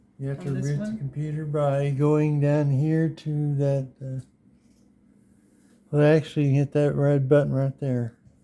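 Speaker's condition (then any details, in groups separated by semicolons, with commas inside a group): Parkinson's disease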